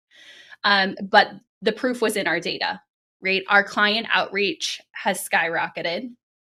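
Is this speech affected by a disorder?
No.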